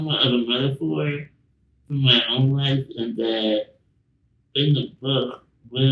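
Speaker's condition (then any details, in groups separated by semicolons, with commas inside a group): Spinal muscular atrophy; since birth, genetic, progressive muscle weakness; two disease-modifying medications, stable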